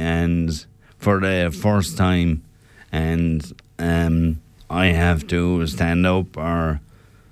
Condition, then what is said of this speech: ALS (motor neuron disease). So I reverted to my old drama days and started introducing a pause while I was speaking.